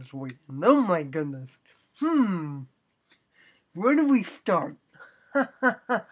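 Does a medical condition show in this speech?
Yes: cerebral palsy.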